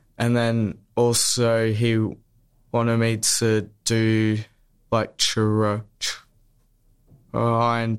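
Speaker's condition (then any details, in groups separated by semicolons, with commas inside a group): Stutter; stutter since childhood, smooth speech therapy at Box Hill Speech Pathology Clinic from age 14 or 15, two years; repeated sounds, blocks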